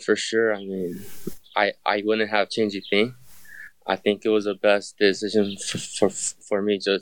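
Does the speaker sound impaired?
Yes: stuttering; onset at a young age, always a problem growing up; still stutters; here repeated sounds, repeated words, prolonged sounds.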